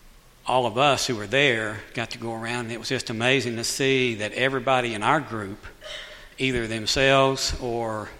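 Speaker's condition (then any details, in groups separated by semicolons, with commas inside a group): Cleft lip and palate; lip scar hidden by mustache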